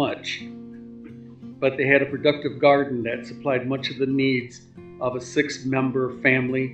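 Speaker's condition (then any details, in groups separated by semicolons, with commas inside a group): No condition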